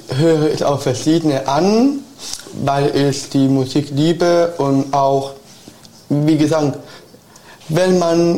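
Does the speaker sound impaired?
Yes: Down syndrome.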